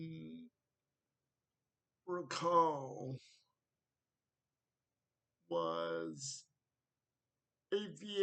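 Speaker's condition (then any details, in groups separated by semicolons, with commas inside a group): Cerebral palsy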